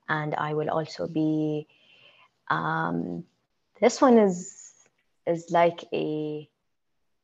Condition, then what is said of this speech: Stuttering. And I really think of everything that I'm going to say before I say it, because I really think of other people, not just me.